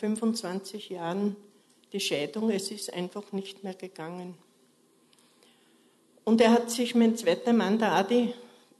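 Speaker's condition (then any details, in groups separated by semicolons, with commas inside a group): No condition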